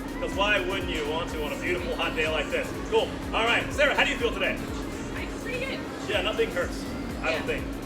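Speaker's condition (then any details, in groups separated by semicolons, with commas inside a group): No condition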